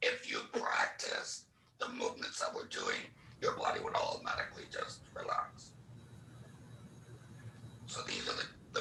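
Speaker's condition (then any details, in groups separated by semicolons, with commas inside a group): Laryngectomy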